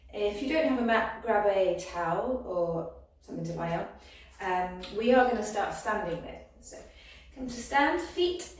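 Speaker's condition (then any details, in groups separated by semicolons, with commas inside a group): No condition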